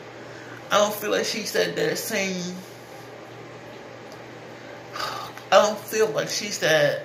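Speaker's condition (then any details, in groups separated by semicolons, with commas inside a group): Cerebral palsy; speech is not the best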